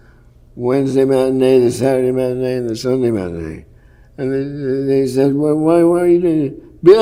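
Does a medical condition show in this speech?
Yes: Parkinson's; worsening, often debilitating.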